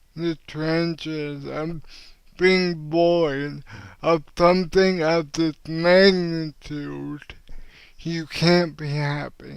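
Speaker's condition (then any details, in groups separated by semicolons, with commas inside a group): Cerebral palsy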